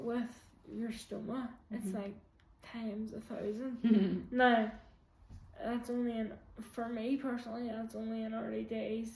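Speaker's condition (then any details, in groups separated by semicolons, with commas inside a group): Quadriplegic cerebral palsy, severe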